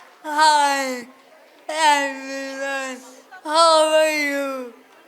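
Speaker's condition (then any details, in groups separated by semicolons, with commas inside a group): Cerebral palsy; speech not clear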